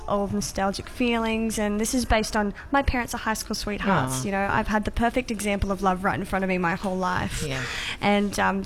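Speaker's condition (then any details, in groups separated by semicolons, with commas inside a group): Cleft palate; congenital cleft palate, no roof of mouth, childhood support from Variety children's charity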